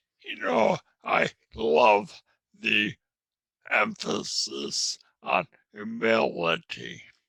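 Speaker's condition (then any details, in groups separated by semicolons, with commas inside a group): Traumatic brain injury; skull collapsed; recent injury, in recovery; could not speak after injury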